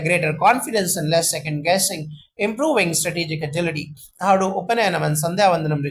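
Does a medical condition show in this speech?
No.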